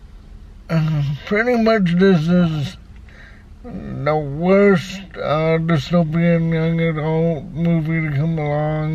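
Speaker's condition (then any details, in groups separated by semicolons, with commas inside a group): Cerebral palsy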